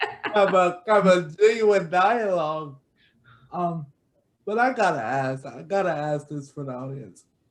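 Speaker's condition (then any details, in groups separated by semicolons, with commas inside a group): Cerebral palsy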